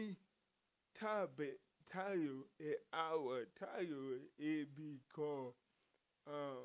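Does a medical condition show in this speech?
Yes: cerebral palsy; from birth.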